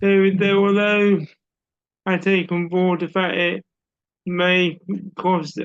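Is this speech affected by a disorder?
Yes: cerebral palsy; audible speech impairment.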